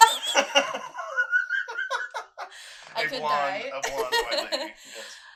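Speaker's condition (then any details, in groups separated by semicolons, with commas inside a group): No condition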